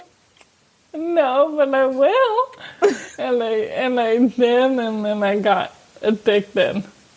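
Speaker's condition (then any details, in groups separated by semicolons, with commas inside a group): ALS; young adult, falls often; slowly losing speech, slightly slurred and quiet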